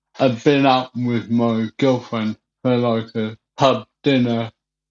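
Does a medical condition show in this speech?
Yes: cerebral palsy; wheelchair.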